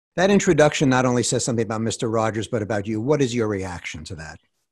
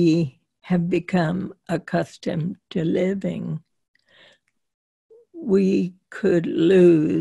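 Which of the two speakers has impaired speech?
The second: spasmodic dysphonia; botox vocal cord injections once or twice yearly, six years' symptoms; voice progressively slower over time.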